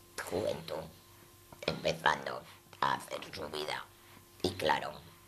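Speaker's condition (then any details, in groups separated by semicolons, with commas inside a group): Total laryngectomy; new voice after larynx removal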